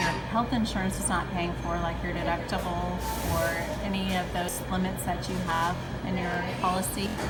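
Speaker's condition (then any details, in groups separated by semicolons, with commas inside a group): No condition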